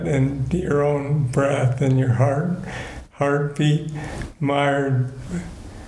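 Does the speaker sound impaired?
Yes: Parkinson's disease; about 18 years since diagnosis.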